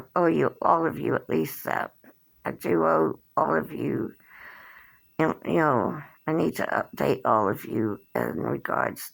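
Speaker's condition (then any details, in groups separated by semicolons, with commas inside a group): Cerebral palsy; since birth, hand tremors; age 57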